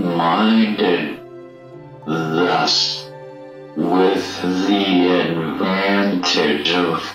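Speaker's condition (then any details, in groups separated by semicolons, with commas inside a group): ALS; needs help getting out of bed and moving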